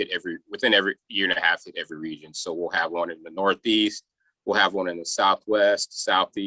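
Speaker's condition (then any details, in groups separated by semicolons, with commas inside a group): No condition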